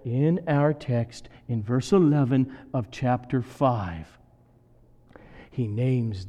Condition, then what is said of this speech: No condition.